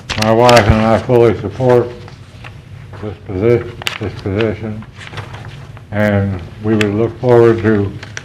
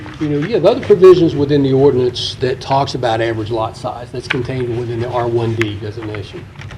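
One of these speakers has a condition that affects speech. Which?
The first: Parkinson's; may be hard to understand.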